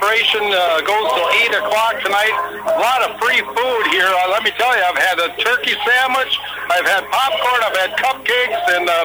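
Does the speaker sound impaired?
No.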